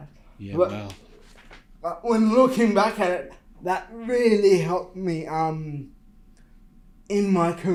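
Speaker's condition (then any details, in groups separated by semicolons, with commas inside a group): Cerebral palsy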